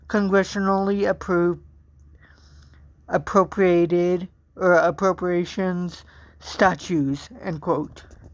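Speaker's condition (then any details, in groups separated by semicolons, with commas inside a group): Cerebral palsy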